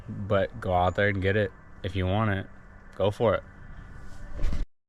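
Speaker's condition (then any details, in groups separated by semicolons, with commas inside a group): No condition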